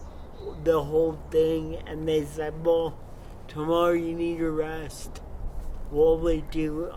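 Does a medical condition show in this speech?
Yes: cerebral palsy; from birth, wheelchair.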